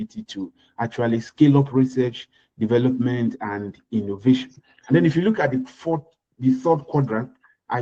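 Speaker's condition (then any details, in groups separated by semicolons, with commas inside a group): No condition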